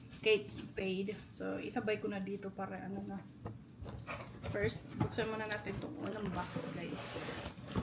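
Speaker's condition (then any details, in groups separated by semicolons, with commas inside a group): No condition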